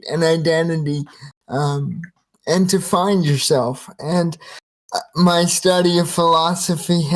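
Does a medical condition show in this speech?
Yes: cerebral palsy, spastic quadriplegia, severe.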